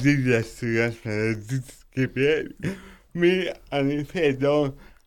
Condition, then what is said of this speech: Cerebral palsy. Bon, tu me vois, les autres ne me voient pas, mais... C'est un fauteuil roulant, je parle un peu bizarre dans le monde.